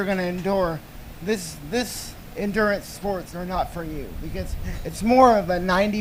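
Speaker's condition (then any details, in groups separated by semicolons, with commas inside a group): Cerebral palsy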